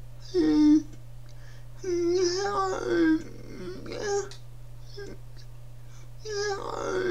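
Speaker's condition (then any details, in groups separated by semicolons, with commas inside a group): Cerebral palsy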